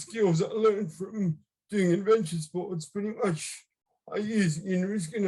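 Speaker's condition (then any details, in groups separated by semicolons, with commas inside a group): Cerebral palsy; left-sided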